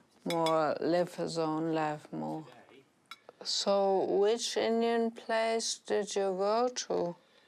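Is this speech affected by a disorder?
Yes: traumatic brain injury, severe; right-sided ataxia.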